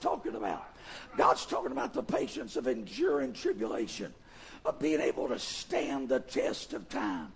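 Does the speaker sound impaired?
Yes: vocal fold paralysis, bilateral; speaks with false vocal folds; both vocal cords paralyzed, do not come together, move or vibrate, false folds compensate for voicing; voice partly regained since loss about 9 years ago, false-fold voicing on camera exam, Baptist Hospital; voice worse than before, Kermit-the-Frog-like, irritating, pushes much air.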